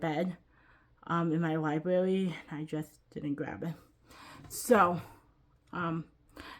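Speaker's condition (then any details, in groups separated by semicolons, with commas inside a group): Cerebral palsy, quadriplegic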